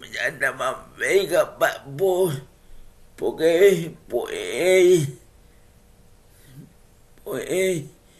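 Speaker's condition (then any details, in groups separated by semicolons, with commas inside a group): Cerebral palsy; speech affected by condition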